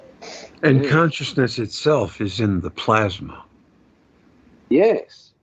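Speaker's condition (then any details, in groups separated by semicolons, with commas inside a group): No condition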